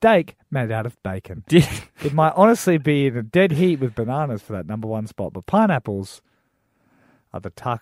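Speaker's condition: No condition

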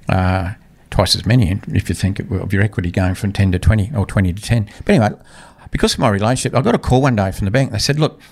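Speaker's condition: No condition

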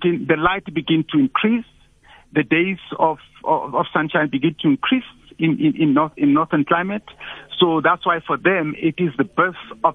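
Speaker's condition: No condition

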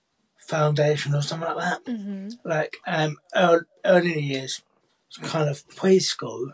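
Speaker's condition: Cerebral palsy, profound hearing loss; speaks clearly and well, no longer signs, most BSL forgotten

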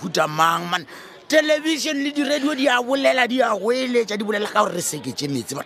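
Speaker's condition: No condition

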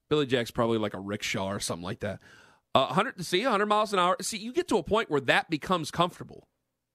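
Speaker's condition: No condition

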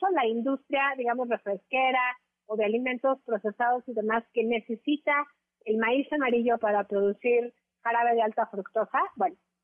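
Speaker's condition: No condition

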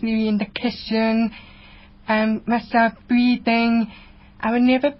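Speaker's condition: Profound hearing loss; congenital, no family history, diagnosed at 9 months, cochlear implant at Tigerberg unit in early 20s; age 50, uses cochlear implant, hears high speech frequencies, ongoing therapy with audiologist Jenny Perrold; learned to speak through extensive speech therapy with parent and speech therapist after diagnosis

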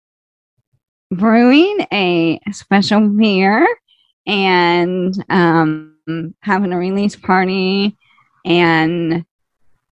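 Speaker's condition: ALS, slow progressing

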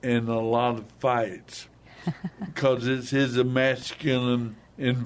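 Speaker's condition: Hemorrhagic stroke, hemorrhagic, basal ganglia

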